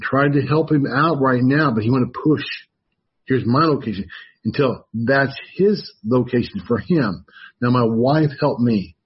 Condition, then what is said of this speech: Aphasia. You have a different kind of aphasia from what I'm getting, and it is Wernicke's aphasia.